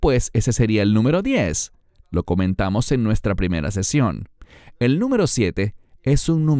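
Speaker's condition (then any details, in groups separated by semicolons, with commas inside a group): No condition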